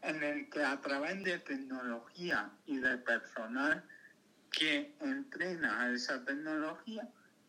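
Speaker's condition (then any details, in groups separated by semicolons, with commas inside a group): Cerebral palsy; lifelong physical motor disability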